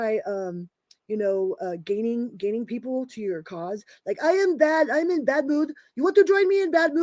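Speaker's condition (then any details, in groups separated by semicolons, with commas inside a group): No condition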